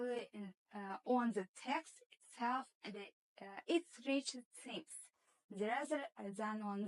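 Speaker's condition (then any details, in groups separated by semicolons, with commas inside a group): No condition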